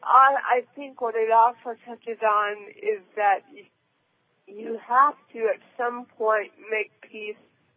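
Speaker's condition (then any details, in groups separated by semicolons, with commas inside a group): Cerebral palsy; present from birth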